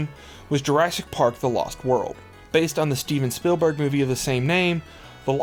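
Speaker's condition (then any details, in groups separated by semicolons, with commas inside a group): No condition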